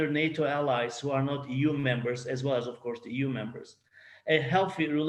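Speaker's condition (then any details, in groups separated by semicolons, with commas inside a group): No condition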